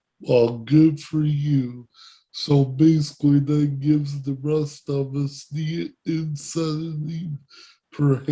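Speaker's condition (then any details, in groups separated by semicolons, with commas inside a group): Cerebral palsy; present from birth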